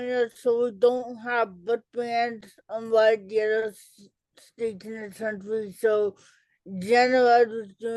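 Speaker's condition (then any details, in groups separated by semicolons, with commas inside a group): Cerebral palsy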